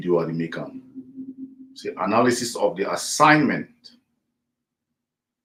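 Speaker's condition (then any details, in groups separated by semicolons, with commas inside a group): No condition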